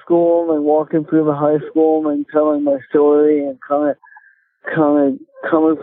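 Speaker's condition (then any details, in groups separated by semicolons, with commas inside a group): Cerebral palsy; from birth, entire left side paralyzed; speech affected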